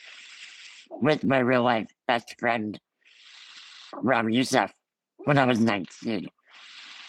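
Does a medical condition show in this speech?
Yes: Ullrich congenital muscular dystrophy; scoliosis surgery at 14 nearly fatal, stopped breathing 2 minutes six weeks later.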